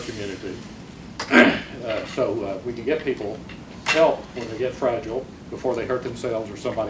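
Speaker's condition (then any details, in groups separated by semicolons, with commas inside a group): No condition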